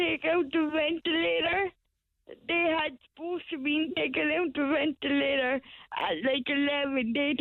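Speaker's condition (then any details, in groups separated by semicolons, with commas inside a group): Cerebral palsy; recovering from spinal surgery, still in wheelchair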